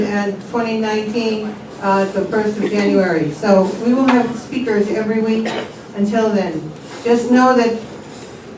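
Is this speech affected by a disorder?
No.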